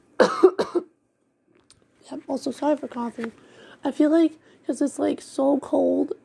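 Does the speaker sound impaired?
No.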